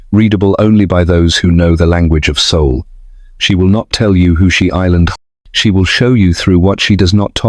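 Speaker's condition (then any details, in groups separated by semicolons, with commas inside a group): No condition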